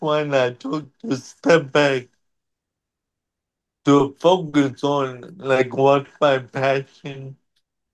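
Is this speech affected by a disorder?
Yes: cerebral palsy; wheelchair over the years.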